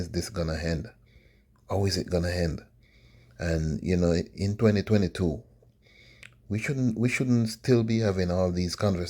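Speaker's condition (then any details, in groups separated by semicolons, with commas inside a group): No condition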